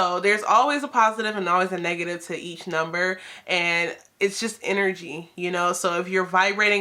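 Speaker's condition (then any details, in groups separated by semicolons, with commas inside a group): No condition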